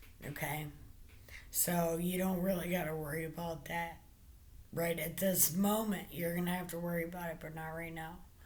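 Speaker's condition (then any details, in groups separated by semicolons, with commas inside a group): Brain injury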